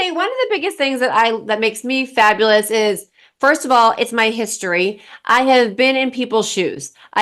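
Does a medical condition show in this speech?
No.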